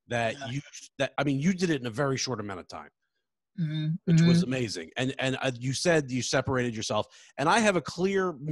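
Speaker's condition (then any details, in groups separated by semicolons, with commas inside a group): No condition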